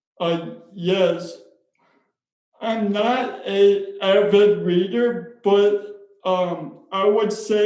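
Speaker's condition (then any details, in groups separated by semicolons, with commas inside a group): Spastic cerebral palsy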